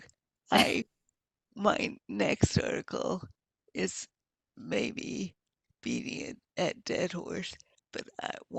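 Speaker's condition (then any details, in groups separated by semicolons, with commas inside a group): Multiple sclerosis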